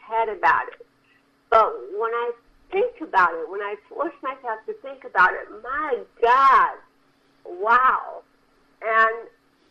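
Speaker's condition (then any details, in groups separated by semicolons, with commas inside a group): Cerebral palsy; from birth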